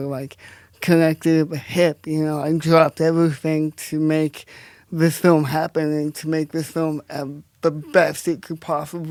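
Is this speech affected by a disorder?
Yes: cerebral palsy.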